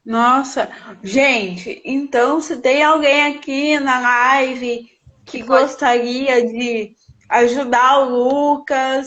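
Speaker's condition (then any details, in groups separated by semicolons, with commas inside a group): Cerebral palsy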